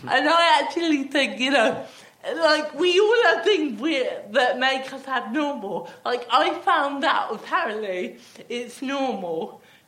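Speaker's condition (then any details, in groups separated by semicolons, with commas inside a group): Athetoid cerebral palsy; with myotonia and ataxia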